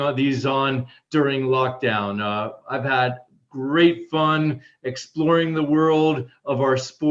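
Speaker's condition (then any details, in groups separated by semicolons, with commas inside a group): No condition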